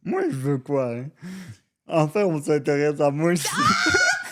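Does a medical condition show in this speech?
Yes: cerebral palsy.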